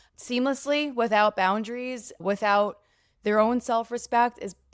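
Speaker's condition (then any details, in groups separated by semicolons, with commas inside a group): No condition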